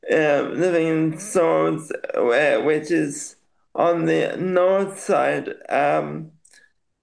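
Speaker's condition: Cerebral palsy; very slightly delayed speech, takes longer to form thoughts into words

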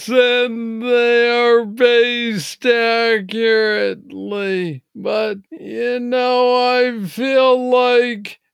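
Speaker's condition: Parkinson's disease, young onset

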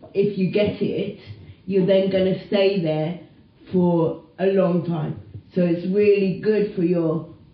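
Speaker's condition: Cerebral palsy quadriplegia; full-time electric wheelchair user, writing and reading physically difficult, dyslexia, needs one-to-one admin support

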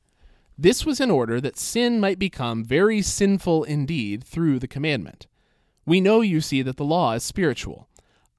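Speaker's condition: No condition

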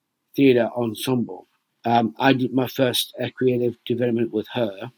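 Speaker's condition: Down syndrome

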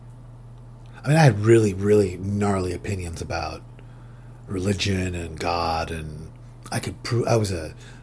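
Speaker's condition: No condition

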